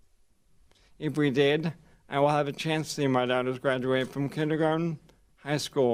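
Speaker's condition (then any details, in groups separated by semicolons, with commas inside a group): ALS; voice and hands affected; voice audibly affected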